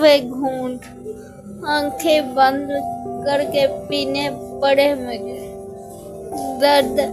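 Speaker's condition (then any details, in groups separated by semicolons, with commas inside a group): Speech difficulty after fall; childhood fall down stairs, affects walking and speech; about ten years since injury, uses wheelchair; some difficulty talking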